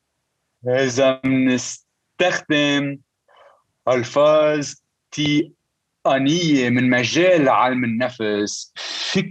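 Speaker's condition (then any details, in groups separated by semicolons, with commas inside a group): Stuttering; present since at least teenage years; stutter noticeable, joking about it helps listeners understand why speech sounds that way; blocks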